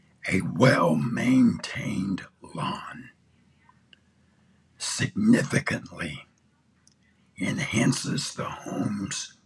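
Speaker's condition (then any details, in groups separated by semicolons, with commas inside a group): Throat cancer; tracheostomy tube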